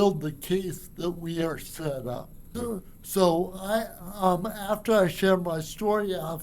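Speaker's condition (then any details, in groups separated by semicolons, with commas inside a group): Cerebral palsy; from birth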